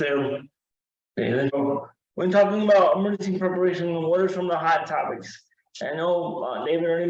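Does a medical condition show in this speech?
Yes: cerebral palsy, severe; wheelchair user.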